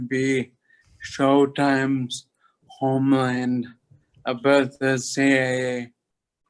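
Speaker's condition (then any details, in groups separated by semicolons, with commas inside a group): Toxic leukoencephalopathy, locked-in syndrome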